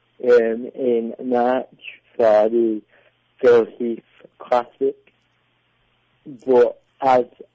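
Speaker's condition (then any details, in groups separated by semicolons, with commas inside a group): Cerebral palsy; predicted never to talk, parents paid for speech therapy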